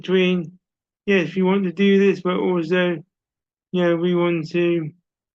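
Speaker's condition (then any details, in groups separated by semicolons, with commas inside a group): Cerebral palsy; uses wheelchair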